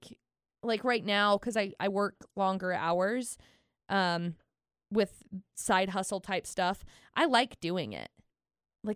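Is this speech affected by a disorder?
No.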